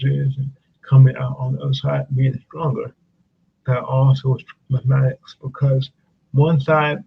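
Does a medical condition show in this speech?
Yes: cerebral palsy; speech affected at times.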